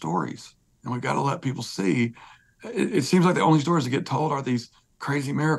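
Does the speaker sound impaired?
Yes: spasmodic dysphonia; voice disorder; voice sounds strained or hoarse, host asked if under the weather, not illness; voice grabs when talking, more talking brings more hoarseness, singing less hard than talking.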